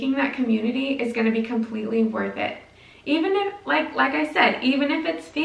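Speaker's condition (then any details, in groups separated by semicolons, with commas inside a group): No condition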